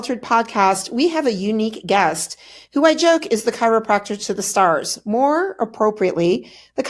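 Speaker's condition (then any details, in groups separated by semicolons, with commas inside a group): No condition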